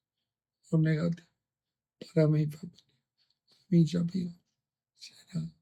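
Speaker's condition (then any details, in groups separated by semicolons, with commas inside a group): Amyotrophic lateral sclerosis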